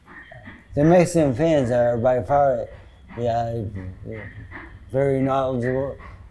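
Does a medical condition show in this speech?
Yes: Parkinson's disease; sometimes.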